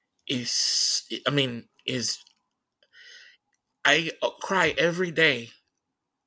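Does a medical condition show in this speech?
Yes: stutter; stutters during conversation, acknowledged by speaker; here blocks.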